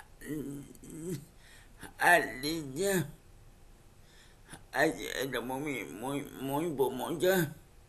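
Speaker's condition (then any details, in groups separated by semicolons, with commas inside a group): Cerebral palsy; uses wheelchair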